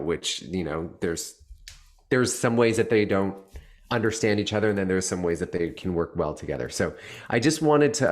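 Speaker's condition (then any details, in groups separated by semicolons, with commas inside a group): No condition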